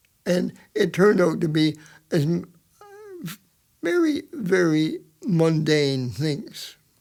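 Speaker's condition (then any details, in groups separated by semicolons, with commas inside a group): Cerebral palsy; present from birth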